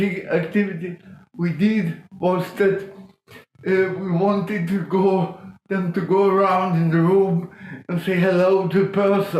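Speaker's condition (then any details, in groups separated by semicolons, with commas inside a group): Cerebral palsy, severe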